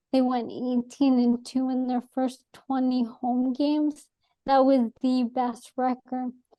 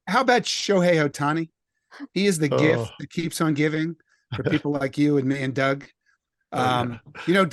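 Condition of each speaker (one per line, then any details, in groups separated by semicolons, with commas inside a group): ALS; atypical case; diagnosed about seven months ago, on approved medication
No condition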